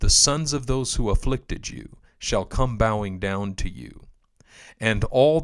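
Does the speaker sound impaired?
No.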